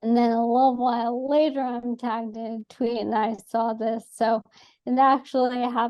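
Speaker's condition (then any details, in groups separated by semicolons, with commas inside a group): ALS; atypical case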